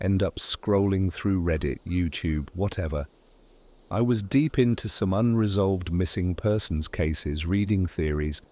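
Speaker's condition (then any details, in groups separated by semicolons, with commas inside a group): No condition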